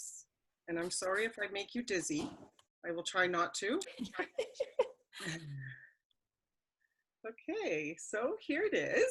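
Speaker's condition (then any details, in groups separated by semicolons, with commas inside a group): No condition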